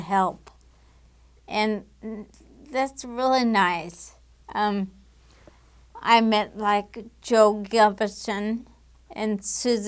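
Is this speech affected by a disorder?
Yes: damaged diaphragm.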